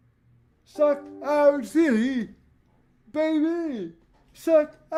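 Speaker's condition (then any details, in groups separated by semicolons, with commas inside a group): Cerebral palsy; voice tone sometimes odd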